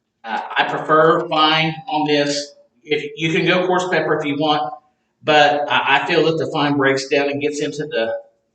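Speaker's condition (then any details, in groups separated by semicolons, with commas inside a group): No condition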